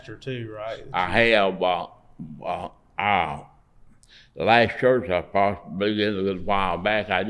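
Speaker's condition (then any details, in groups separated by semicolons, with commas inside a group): Parkinson's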